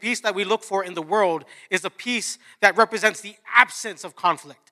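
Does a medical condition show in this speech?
No.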